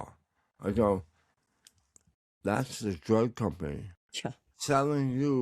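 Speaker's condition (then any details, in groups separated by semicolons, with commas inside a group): Tongue cancer; partial tongue removal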